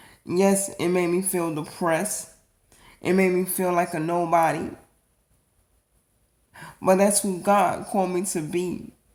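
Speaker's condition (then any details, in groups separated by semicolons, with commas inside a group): Cerebral palsy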